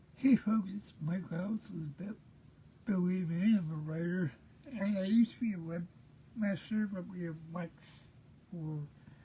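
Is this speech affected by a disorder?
Yes: cerebral palsy; present since birth.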